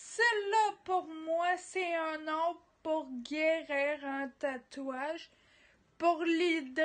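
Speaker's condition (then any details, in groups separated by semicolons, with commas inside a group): Ataxia; degenerative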